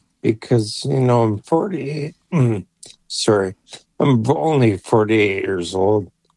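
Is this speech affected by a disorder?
Yes: ALS; brain implant for computer control; implant three months ago, disease progressing; voice failing, banked voice for AI speech.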